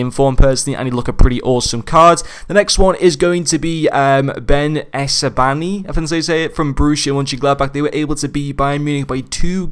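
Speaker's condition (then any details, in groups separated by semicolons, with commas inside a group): No condition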